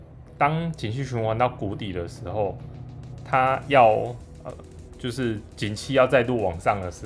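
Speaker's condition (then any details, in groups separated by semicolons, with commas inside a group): No condition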